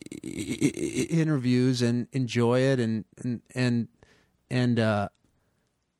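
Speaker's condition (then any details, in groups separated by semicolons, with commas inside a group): Stuttering; past therapy with fluency training, avoidance reduction, same therapy as Roisin; tightening during blocks, struggle in technical talk, can modify stutter; repeated words, prolonged sounds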